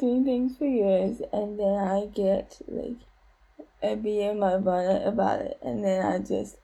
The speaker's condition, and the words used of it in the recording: Cerebral palsy. My voice may go down sometimes, and I may take a little longer to take a breath or something, because lung capacity and energy and effort